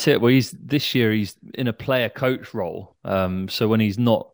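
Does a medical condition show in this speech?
No.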